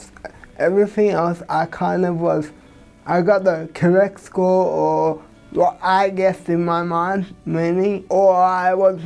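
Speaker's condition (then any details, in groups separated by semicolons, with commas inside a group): Cerebral palsy; from birth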